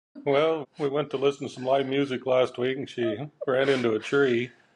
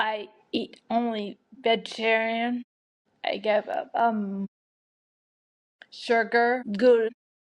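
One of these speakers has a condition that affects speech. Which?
The second: multiple system atrophy; movement difficulty, no longer in speech therapy; speech first symptom, worsening, considering speech-generating device.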